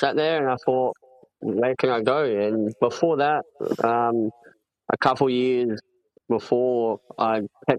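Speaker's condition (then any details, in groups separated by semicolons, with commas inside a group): Cleft palate; congenital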